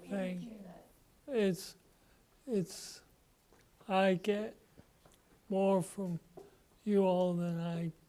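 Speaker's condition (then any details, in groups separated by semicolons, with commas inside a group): Parkinson's disease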